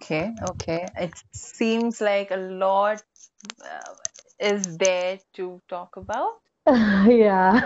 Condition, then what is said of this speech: Stuttering. I used to stammer a lot. Even now I stammer.